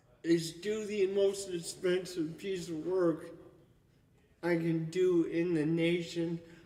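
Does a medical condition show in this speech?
Yes: cerebral palsy; only one hand usable.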